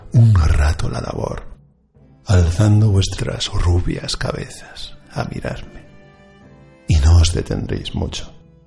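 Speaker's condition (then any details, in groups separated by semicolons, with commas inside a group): No condition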